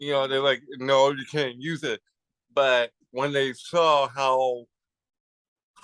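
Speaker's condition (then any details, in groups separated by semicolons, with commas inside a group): Cerebral palsy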